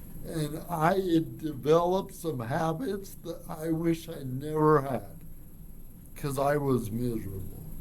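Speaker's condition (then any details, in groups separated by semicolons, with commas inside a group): Cerebral palsy; from birth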